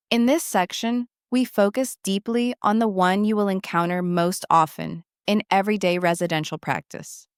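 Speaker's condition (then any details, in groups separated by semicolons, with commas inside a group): No condition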